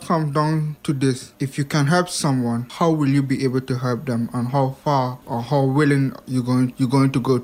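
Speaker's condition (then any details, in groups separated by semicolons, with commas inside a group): Hearing impairment; past speech impediment; hearing not too great; past speech impediment improved with much practice, listening needs much focus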